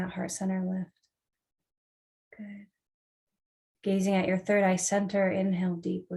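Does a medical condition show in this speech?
No.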